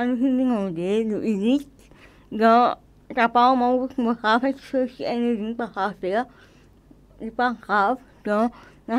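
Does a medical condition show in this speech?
Yes: cerebral palsy.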